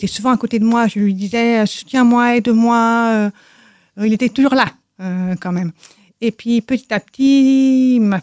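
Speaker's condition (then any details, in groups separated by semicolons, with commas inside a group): Deafness from birth, congenital; learned to speak through many speech therapy sessions, speech does not reveal deafness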